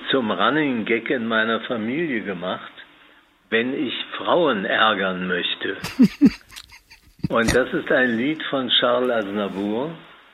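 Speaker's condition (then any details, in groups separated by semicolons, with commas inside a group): Parkinson's disease; tremor on holding a glass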